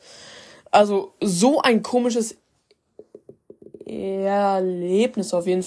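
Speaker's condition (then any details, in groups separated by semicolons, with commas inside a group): Stuttering; accepted as unchangeable; stuttered very often in this episode; very frequent stuttering during recording; prolonged sounds, blocks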